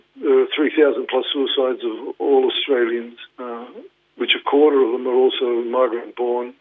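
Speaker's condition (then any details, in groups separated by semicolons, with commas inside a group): Parkinson's; diagnosed 2019, led to retirement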